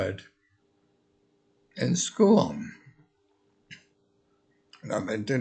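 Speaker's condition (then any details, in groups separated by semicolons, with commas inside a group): Multiple sclerosis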